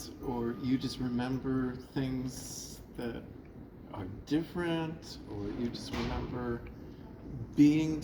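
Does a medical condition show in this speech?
No.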